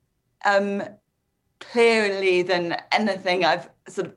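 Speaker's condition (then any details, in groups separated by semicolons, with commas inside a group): Speech impairment, word-finding; congenital AVM, sudden slurred speech then collapse, emergency surgery, half skull removed, cranioplasty with plastic skull; about a year since onset, relearning to talk, strong speech recovery, non-linear progress; word-finding difficulty, speech feels fine internally, initially no speech, comprehension intact, long unable to form sentences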